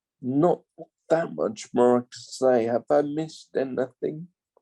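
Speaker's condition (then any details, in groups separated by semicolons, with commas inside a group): Multiple sclerosis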